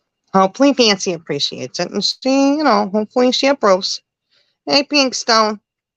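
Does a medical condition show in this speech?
No.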